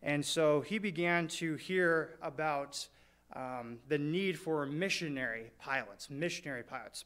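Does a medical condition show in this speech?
No.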